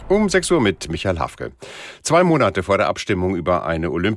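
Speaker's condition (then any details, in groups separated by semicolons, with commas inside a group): No condition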